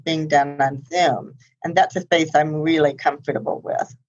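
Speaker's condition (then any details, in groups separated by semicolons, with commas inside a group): Profound hearing loss, congenital, high-frequency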